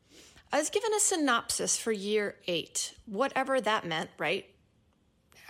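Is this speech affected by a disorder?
No.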